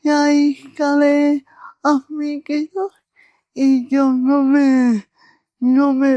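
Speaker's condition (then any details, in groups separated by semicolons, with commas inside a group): Cerebral palsy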